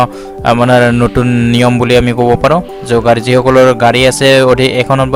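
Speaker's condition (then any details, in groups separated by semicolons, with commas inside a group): No condition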